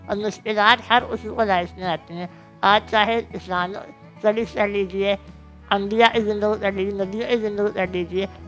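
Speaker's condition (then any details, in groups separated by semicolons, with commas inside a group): Muscular dystrophy; genetic, since childhood, fully wheelchair bound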